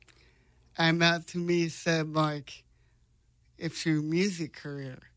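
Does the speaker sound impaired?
Yes: cerebral palsy; congenital, paralyzed left hand, 10 corrective left foot surgeries, 9 screws, steel plate in foot.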